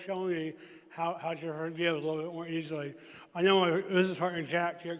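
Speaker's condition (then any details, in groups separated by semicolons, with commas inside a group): Traumatic brain injury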